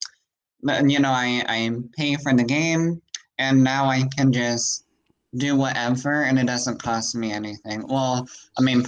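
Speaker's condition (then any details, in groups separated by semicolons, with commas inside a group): Cleft palate; congenital cleft palate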